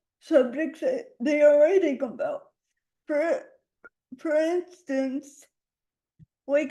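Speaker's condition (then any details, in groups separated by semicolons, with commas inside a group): Quadriplegic cerebral palsy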